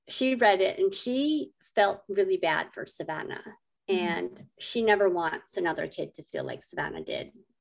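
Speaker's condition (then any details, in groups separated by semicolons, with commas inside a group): Cleft lip and palate; adult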